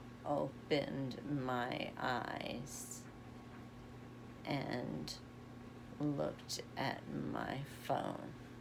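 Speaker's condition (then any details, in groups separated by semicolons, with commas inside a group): Essential tremor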